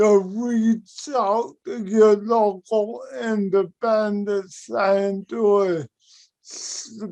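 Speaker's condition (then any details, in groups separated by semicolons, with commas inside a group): Cerebral palsy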